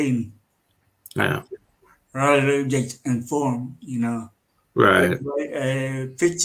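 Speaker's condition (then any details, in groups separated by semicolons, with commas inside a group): Cerebral palsy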